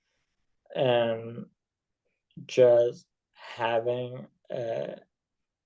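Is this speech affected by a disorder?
Yes: ALS.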